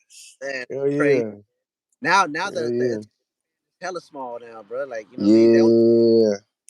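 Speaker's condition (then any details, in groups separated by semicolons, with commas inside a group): No condition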